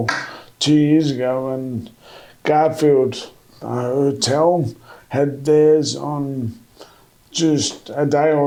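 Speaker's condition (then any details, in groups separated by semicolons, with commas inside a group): MND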